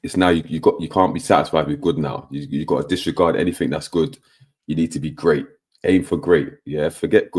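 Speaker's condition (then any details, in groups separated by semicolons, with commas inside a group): No condition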